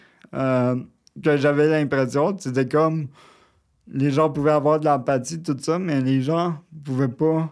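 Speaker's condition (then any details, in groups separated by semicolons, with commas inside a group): Cerebral palsy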